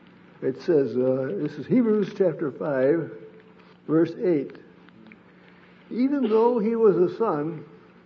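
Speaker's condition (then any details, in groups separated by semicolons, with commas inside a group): Parkinson's disease; sleep disrupted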